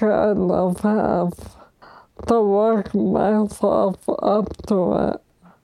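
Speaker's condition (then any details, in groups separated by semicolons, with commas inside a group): ALS; progressive, motorized wheelchair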